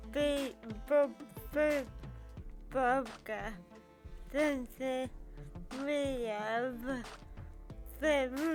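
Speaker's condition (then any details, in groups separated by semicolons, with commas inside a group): Cerebral palsy; from birth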